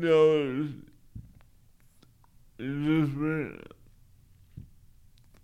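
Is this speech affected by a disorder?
Yes: cerebral palsy; wheelchair user 99.9% of the time.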